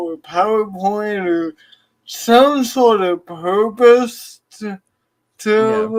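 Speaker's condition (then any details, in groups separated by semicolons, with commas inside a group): Cerebral palsy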